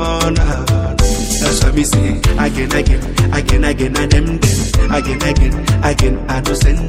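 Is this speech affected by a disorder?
No.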